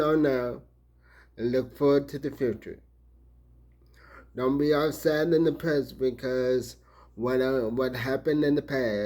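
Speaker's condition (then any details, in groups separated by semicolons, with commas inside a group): Traumatic brain injury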